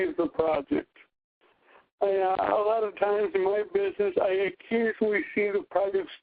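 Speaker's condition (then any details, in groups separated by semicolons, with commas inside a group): Cerebral palsy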